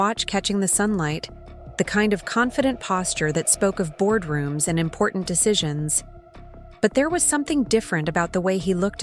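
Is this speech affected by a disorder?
No.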